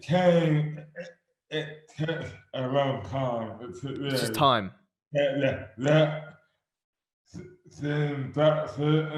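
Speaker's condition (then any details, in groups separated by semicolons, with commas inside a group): Dystonia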